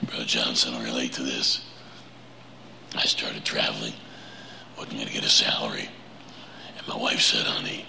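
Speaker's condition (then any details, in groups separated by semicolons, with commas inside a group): Laryngeal cancer; much weaker than before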